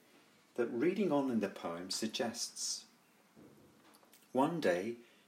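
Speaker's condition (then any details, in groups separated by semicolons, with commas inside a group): No condition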